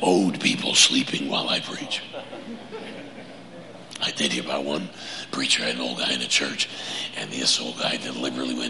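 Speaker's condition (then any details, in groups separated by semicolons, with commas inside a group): Laryngeal cancer; vocal cord cancer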